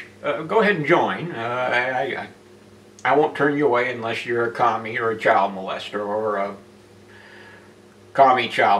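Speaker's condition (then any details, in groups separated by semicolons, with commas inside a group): No condition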